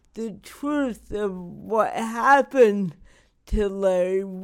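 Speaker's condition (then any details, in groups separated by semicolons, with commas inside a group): Cerebral palsy; lack of muscle control and spasticity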